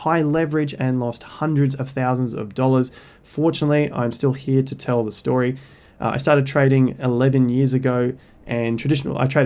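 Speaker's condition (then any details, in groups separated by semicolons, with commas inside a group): No condition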